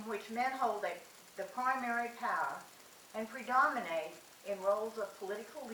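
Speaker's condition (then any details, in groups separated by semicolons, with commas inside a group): No condition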